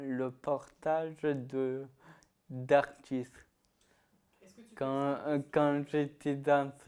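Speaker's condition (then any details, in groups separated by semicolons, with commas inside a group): Ataxia-telangiectasia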